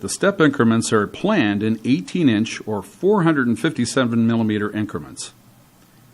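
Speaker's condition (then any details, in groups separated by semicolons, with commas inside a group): No condition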